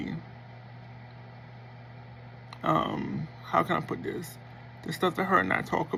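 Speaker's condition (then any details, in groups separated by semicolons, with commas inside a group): Cerebral palsy; affects speech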